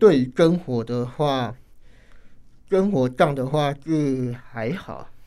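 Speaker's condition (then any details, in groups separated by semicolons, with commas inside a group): Hearing loss; moderate bilateral hearing loss, acquired in kindergarten when a bigger child bumped ear, normal before; in-the-ear hearing aids both ears, no cochlear implant, misses fast teacher speech, removes aids in noise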